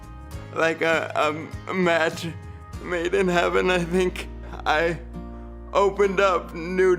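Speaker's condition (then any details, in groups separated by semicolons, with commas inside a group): Cerebral palsy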